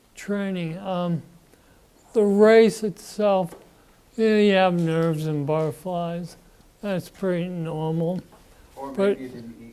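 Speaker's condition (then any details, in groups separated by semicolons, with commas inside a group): Parkinson's disease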